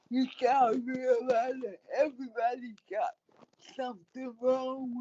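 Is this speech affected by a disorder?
Yes: cerebral palsy; speech affected.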